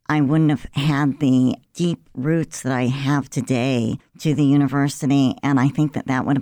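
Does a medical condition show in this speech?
Yes: cleft lip and palate; congenital, present since birth.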